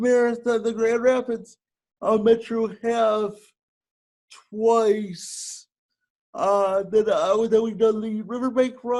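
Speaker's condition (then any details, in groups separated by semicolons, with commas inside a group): Cerebral palsy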